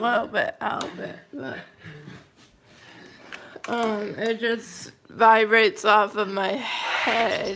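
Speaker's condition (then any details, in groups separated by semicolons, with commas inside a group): Cerebral palsy, mild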